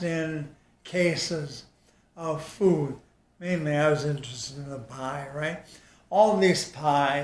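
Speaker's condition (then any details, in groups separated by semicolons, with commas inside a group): ALS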